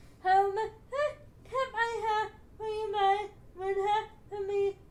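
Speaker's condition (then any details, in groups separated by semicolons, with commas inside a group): Cerebral palsy, spastic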